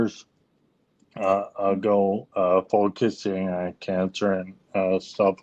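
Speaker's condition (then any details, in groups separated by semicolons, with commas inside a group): ALS; leg onset, later arm weakness; speech issues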